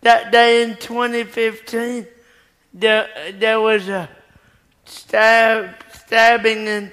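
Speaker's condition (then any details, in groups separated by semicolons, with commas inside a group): Cerebral palsy; uses left hand only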